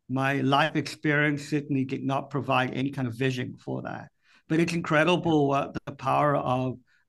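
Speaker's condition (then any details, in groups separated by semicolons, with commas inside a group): Cleft palate; congenital cleft palate, speech and hearing impaired since birth, difficult childhood development; speech and hearing both still impaired; speech impediment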